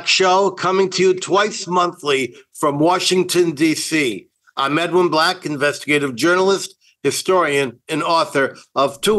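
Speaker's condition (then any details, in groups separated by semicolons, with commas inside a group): No condition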